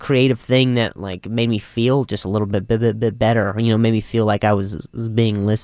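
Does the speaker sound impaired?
Yes: stutter; acquired, softball grounder to throat while playing shortstop, then head hit on ground in fall; many speech therapy classes since, seen pathologists and neurologists, voice teacher helps with singing; singing sometimes helps; here repeated sounds.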